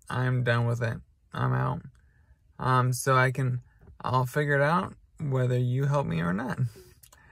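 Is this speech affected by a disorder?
Yes: traumatic brain injury.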